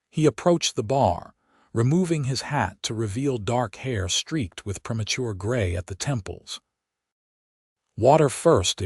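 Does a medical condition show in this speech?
No.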